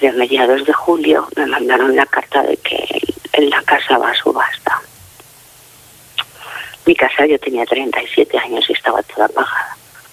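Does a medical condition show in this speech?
Yes: facial palsy; facial palsy after cancer surgery three years ago, age 47 now, ongoing medical follow-up.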